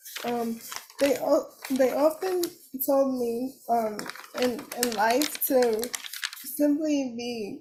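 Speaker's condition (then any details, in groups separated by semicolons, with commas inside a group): Cerebral palsy; cerebral palsy, uses wheelchair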